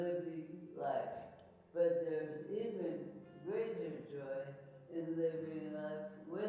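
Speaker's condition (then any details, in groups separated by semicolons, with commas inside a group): ALS; recently diagnosed; speech and swallowing changes present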